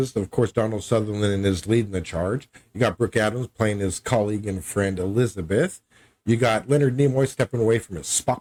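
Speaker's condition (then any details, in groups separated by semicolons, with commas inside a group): No condition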